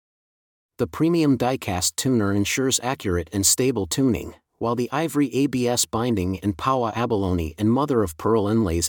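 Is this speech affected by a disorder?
No.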